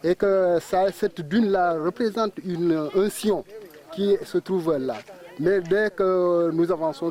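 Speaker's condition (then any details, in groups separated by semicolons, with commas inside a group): No condition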